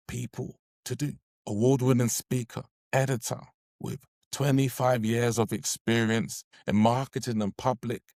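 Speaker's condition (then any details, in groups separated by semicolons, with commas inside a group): No condition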